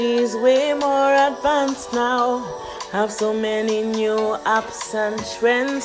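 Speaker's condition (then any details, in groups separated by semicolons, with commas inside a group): No condition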